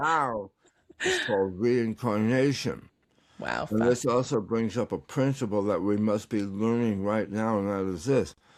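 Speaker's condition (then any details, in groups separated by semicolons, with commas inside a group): Tongue cancer; recovering, tongue exercises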